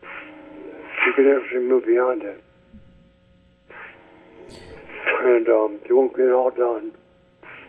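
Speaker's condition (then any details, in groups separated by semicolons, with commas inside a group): ALS; speech getting worse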